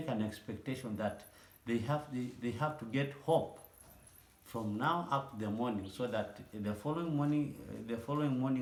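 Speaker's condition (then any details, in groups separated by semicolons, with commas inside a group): No condition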